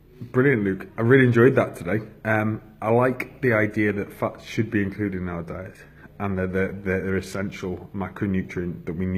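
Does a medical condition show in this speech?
No.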